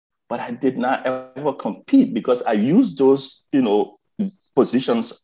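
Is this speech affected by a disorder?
Yes: stuttering; stuttering first noticed by mother around age 8, self-conscious about it from early teens after mother left Liberia; still has fear and insecurities around stuttering, five years in Toastmasters, former club president; fear of speaking, skipped ninth grade valedictorian speech, won Toastmasters club speech contest; here prolonged sounds.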